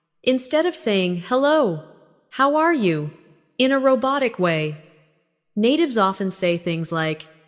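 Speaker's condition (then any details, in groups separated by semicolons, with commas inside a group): No condition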